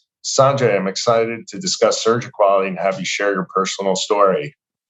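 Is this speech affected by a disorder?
No.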